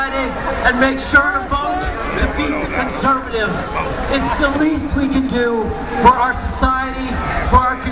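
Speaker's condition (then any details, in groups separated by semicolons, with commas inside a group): No condition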